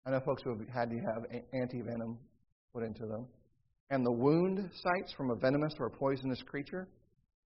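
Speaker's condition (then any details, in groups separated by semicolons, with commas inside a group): No condition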